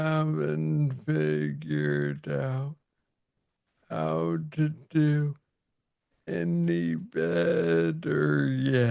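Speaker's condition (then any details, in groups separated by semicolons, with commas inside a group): Parkinson's disease; young onset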